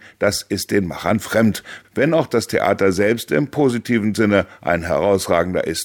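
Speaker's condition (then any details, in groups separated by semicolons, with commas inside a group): No condition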